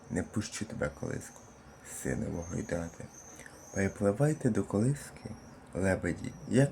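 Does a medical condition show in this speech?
Yes: cerebral palsy.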